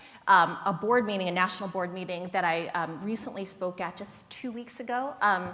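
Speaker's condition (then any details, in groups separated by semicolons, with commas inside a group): No condition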